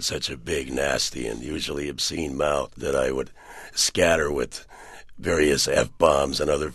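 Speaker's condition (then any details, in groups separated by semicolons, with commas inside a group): Partial laryngectomy for throat cancer; throat cancer surgery, 80% of larynx removed, Cleveland Clinic experimental surgery attaching left neck muscles to larynx; unable to speak about 2 years, early voice like Brando in The Godfather, improved, called sexy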